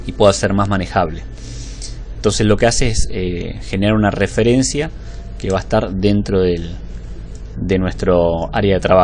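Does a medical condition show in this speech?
No.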